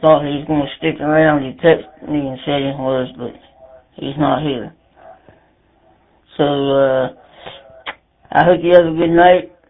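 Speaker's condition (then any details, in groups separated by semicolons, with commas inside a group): Speech impediment; sometimes pronounces things wrong, name misheard over radio net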